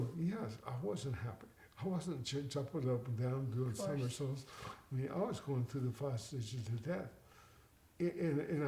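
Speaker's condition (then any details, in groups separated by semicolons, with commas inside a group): Cerebral palsy, mild; affects speech and walking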